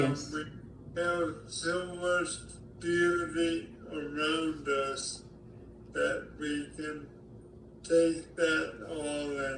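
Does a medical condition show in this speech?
Yes: ALS.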